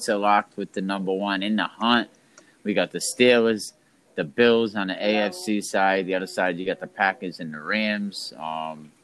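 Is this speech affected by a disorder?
No.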